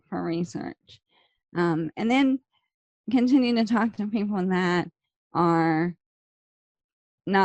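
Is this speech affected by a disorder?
Yes: ALS; slow progressing form.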